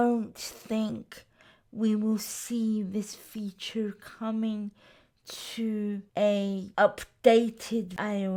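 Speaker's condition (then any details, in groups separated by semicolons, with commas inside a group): Cerebral palsy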